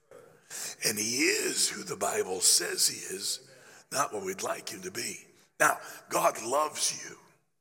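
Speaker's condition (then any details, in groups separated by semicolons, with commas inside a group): Laryngeal cancer after radiation, growth on voice box treated with radiation and chemotherapy; started preaching in a whisper, voice gaining strength, still affected, apologizes for listener discomfort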